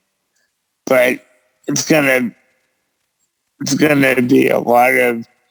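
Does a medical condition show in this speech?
Yes: cerebral palsy; present since birth.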